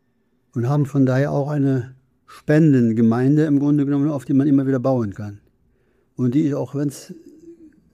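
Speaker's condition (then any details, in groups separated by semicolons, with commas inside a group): Parkinson's disease; Ping-Pong Parkinson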